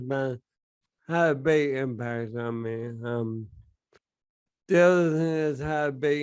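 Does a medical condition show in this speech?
Yes: bulbar onset ALS; mainly affects speech and swallowing.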